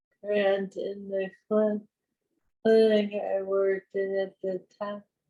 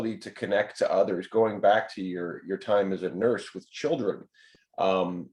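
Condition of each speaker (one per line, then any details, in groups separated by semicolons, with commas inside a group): Parkinson's; awake brain surgery; about 22 years since diagnosis, later stages; voice weaker than before
No condition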